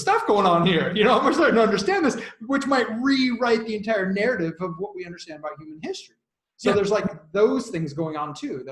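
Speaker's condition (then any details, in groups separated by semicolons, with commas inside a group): No condition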